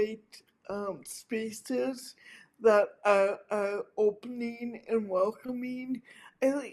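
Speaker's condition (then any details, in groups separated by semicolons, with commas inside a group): Cerebral palsy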